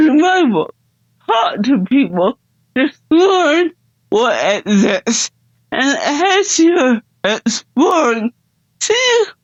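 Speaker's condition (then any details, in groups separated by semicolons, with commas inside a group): Cerebral palsy; hard to understand, speaking tires muscles, high effort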